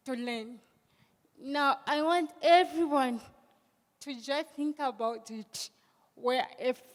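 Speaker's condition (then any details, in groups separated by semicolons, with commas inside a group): Cerebral palsy; hand use and movement control affected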